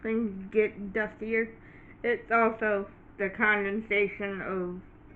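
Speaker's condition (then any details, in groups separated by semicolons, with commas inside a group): Cerebral palsy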